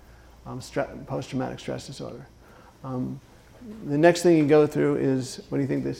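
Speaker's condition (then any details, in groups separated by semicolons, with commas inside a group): Parkinson's disease; left foot dystonia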